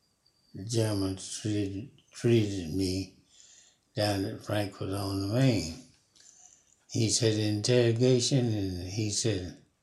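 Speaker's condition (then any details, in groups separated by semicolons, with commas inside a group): Parkinson's disease; never broken a bone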